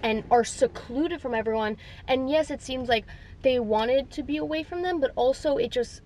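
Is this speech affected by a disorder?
No.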